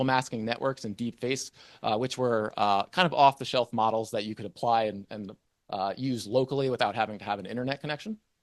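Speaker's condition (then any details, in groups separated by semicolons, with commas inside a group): No condition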